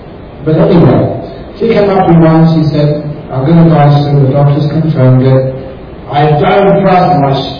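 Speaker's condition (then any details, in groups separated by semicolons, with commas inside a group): No condition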